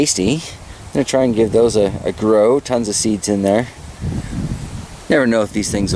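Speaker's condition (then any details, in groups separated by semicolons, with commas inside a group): No condition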